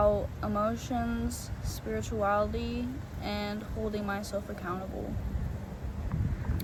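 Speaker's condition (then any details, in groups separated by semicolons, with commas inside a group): No condition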